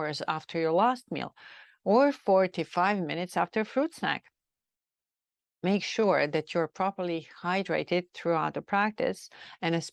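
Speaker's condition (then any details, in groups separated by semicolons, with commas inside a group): No condition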